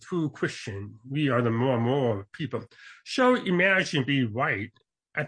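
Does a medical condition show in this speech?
Yes: born deaf; congenital deafness, mainstreamed into hearing schools as child; deaf accent, tries to speak as clearly as possible.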